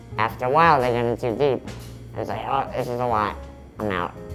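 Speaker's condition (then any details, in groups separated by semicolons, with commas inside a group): Muscular dystrophy; type unknown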